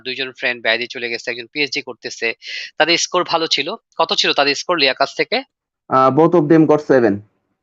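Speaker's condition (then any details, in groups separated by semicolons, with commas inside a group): No condition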